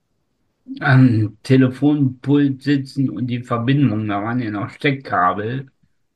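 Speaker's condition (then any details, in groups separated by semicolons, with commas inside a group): Spastic tetraparesis; umbilical cord around neck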